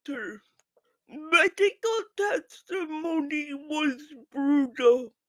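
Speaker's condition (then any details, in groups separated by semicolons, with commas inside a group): Physical speech impairment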